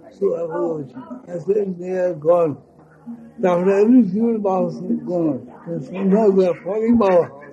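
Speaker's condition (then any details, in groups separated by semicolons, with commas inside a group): Speech loss after head injury; speech feels heavy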